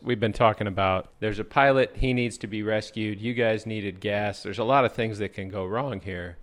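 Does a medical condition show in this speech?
No.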